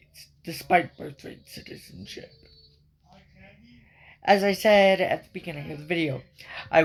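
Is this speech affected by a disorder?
Yes: cerebral palsy.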